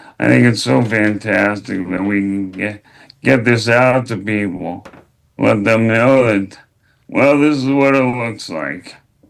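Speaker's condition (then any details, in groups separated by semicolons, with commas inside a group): ALS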